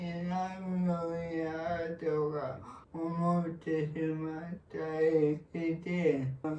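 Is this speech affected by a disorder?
Yes: cerebral palsy; severe, uses a wheelchair.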